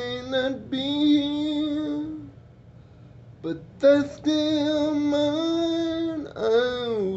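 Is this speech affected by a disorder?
Yes: cerebral palsy.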